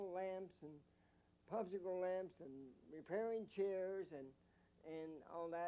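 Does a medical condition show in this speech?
Yes: mild cerebral palsy.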